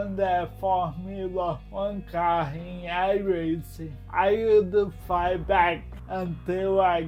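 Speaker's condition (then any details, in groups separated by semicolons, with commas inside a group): Cerebral palsy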